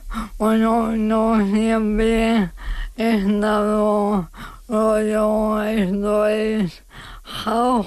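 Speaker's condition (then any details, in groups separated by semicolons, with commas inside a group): ALS; diagnosed at about age 35; several years since diagnosis, slower progression, 24-hour care except sleep, caregiver helps mobility, hospital general rehabilitation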